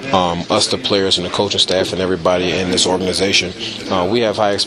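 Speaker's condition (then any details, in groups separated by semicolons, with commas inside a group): No condition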